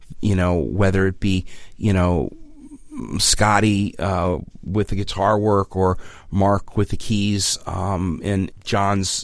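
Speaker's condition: No condition

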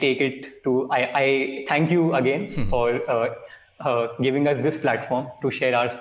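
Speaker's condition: Stuttering; since childhood, runs in family, father, uncles and grandfather stutter; worse under stress and fear, avoided hard-to-say food orders and bus stop names; repeated words, prolonged sounds

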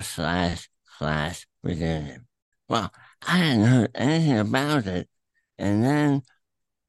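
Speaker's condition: Throat cancer, tumor through tongue, attached to epiglottis; terminal

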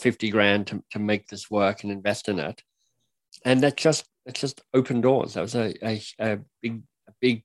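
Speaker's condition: Cleft lip and palate; speech impediment

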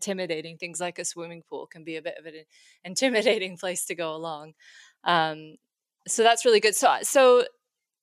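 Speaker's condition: No condition

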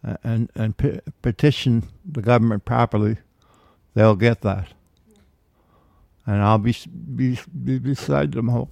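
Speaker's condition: Parkinson's disease; man aged 73

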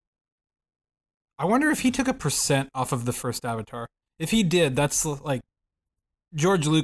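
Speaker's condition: No condition

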